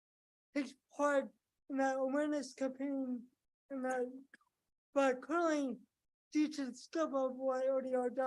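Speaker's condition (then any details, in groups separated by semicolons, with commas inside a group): Cerebral palsy; from birth, affects movement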